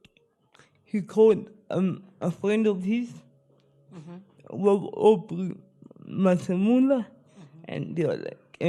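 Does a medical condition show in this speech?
Yes: spastic cerebral palsy.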